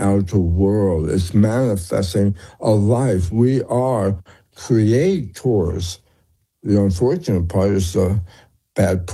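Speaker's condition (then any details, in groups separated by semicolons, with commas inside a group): Tongue cancer; first noticed as hearing problem and ear pain, found by ear nose throat doctor, scan malignant, later benign; slurred speech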